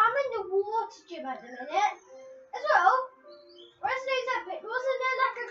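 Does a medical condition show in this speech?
No.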